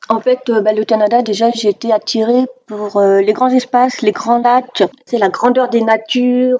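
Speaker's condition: Deafness, severe; oralist, uses some sign language

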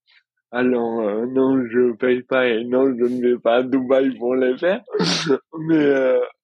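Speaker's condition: Dystonia; rare neurological dystonia

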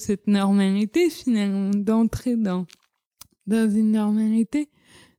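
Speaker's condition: Cerebral palsy; all rehabilitation including physiotherapy stopped at age 18, speech and psychomotor therapy stopped earlier

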